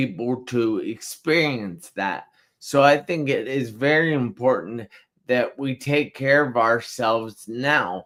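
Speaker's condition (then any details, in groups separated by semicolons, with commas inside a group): Traumatic brain injury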